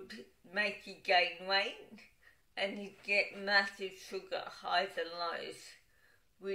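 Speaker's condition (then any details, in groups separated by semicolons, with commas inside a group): Cerebral palsy, dystonic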